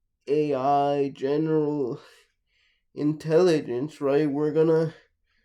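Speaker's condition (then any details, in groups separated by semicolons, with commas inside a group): Cerebral palsy, mixed, mild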